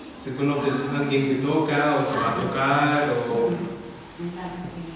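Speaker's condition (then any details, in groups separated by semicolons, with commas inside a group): No condition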